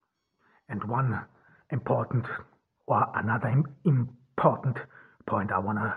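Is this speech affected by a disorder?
Yes: stuttering; cause unknown, only one in family who stutters, german mother tongue, born in austria; possibly part of why hard to be listened to at university; here prolonged sounds, blocks.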